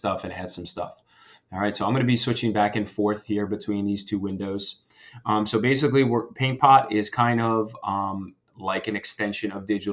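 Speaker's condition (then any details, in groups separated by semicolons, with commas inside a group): No condition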